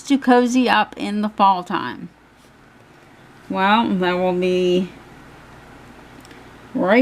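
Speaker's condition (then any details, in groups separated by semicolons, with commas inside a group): Cerebral palsy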